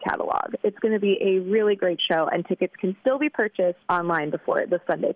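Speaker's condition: No condition

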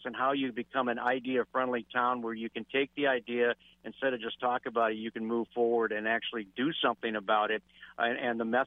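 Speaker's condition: No condition

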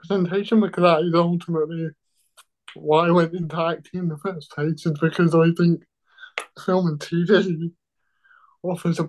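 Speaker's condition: Cerebral palsy

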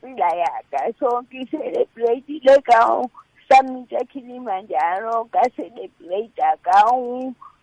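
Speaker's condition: Cerebral palsy; since childhood

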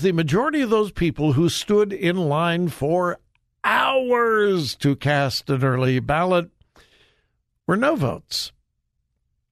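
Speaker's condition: No condition

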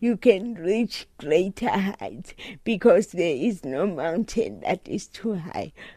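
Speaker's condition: Cerebral palsy; drives so-called normal automatic car

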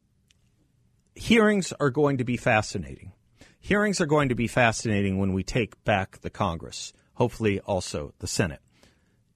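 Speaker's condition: No condition

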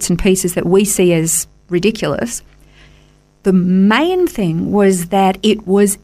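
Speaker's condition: No condition

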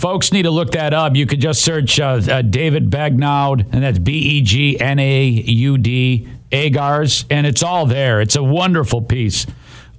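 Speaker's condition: No condition

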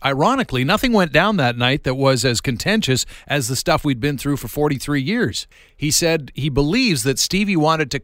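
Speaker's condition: No condition

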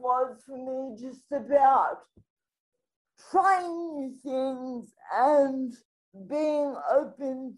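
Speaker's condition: Spastic quadriplegic cerebral palsy

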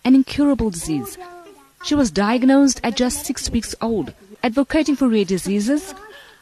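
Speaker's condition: No condition

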